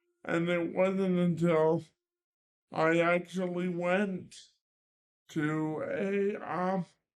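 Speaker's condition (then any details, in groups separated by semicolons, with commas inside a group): Cerebral palsy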